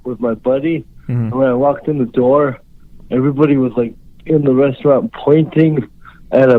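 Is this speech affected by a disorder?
Yes: cerebral palsy; unable to write or type.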